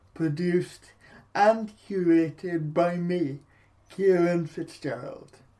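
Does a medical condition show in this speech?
Yes: cerebral palsy.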